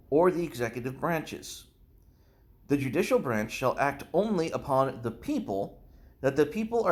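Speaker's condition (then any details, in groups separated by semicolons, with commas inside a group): No condition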